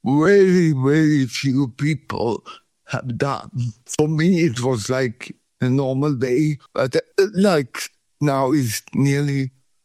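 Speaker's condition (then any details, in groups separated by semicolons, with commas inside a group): Cerebral palsy; pain back within 3 days in Sweden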